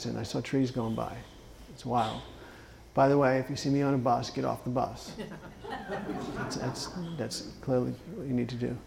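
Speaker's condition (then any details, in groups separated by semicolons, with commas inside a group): Parkinson's disease; left foot dystonia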